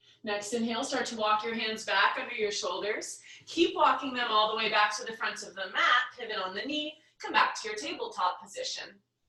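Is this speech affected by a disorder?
No.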